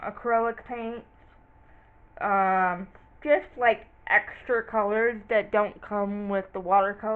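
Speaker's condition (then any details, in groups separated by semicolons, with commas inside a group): Cerebral palsy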